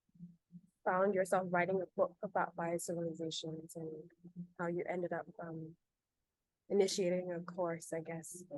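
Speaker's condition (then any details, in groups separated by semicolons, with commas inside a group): No condition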